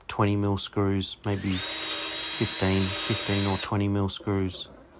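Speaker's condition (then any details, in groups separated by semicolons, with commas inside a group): No condition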